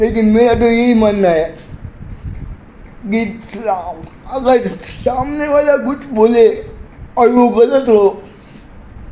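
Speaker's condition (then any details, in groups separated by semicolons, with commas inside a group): Cerebral palsy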